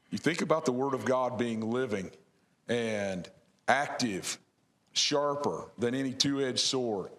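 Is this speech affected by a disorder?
No.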